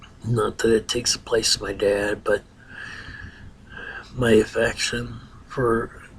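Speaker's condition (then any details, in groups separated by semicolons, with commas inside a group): Ataxia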